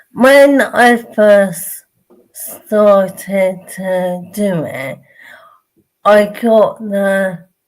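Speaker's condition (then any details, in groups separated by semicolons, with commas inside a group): Motor neurone disease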